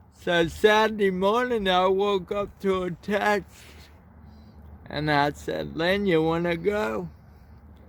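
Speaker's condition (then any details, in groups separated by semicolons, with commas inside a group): Cerebral palsy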